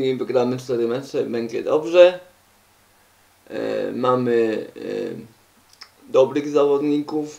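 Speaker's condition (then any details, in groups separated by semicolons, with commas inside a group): Cerebral palsy; uses wheelchair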